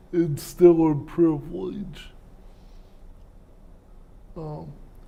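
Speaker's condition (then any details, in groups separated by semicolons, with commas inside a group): Cerebral palsy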